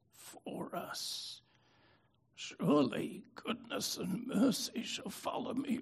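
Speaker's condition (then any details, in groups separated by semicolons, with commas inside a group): Spasmodic dystonia; prior stroke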